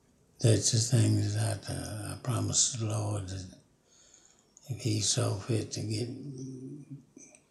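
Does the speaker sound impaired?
Yes: Parkinson's disease; never broken a bone.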